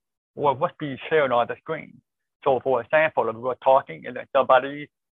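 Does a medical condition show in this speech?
Yes: deafness; born deaf, cochlear implant, relies on lip reading and visual media.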